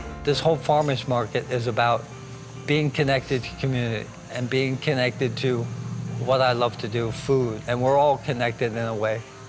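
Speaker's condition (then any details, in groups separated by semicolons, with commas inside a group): ALS; hands affected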